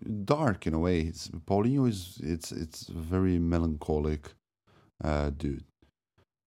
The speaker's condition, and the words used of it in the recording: None; typical speech.